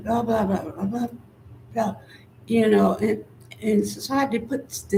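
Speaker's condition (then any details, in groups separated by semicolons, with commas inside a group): Spinal neurosarcoidosis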